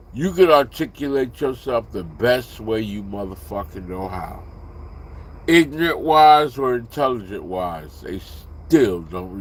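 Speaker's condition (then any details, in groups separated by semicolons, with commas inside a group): Slurred speech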